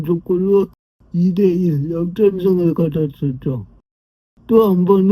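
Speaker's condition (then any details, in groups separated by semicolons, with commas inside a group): Brain lesion disability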